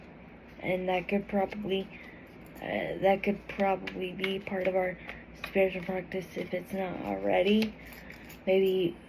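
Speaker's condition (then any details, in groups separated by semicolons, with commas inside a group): Cerebral palsy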